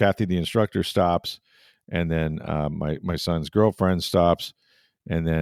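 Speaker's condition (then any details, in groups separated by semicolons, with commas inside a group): No condition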